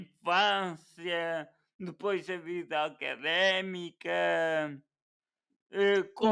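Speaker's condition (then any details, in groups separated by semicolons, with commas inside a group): Cerebral palsy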